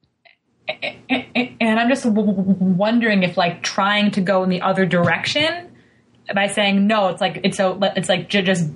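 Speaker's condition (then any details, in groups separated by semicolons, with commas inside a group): Stuttering; therapy over past 3 years: fluency shaping, stuttering modification, voluntary stuttering, subway talks with strangers; stutters when not monitoring, mostly at work, sometimes hides it, also stutters openly, words rush out; repeated sounds, blocks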